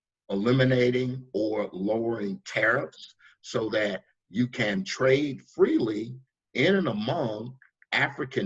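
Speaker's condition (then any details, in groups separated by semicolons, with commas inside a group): No condition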